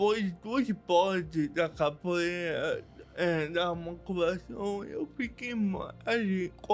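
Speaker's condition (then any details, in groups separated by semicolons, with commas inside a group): Cerebral palsy; diagnosed in childhood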